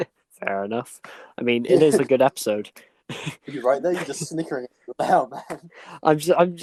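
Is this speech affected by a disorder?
No.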